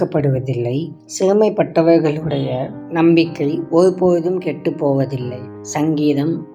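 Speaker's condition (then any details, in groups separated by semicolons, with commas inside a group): No condition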